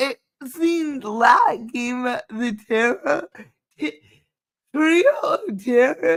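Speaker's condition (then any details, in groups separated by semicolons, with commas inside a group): Cerebral palsy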